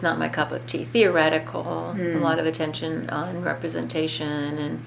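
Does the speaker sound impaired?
No.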